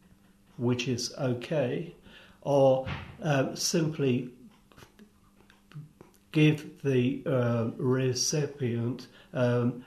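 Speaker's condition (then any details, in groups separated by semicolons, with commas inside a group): Aphasia; aphasia after stroke, right-sided weakness, early cognitive difficulties telling time and drawing shapes; attends Discover aphasia groups run by speech and language therapists, greatly improved; communicates reasonably well but needs time, words often escape, speaks slowly and clearly, reading, writing affected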